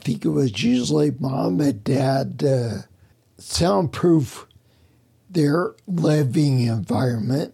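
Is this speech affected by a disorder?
Yes: spinocerebellar ataxia; rare neuromuscular disease, mobility challenged, noise-induced anxiety; speech impediment.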